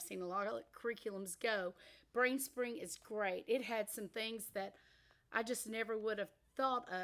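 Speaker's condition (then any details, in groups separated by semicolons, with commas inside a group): No condition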